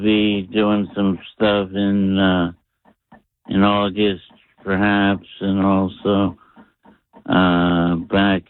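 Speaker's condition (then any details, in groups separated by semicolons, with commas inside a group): Parkinson's disease; sings in group whose members all have Parkinson's; doing not bad at all with Parkinson's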